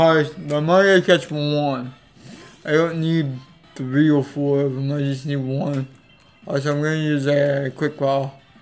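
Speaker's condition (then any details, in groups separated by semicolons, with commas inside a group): Cerebral palsy; affects legs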